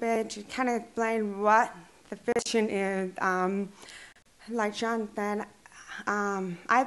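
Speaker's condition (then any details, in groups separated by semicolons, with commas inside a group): Deaf and hard of hearing; since childhood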